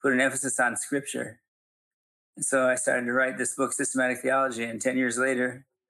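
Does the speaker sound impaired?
Yes: Parkinson's; Parkinson's diagnosed about 6.5 years earlier, gradually somewhat worse, not debilitating; still teaching and speaking publicly.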